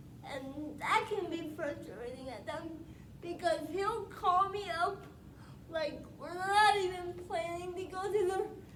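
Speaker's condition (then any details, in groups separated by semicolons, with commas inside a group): Spastic quadriplegic cerebral palsy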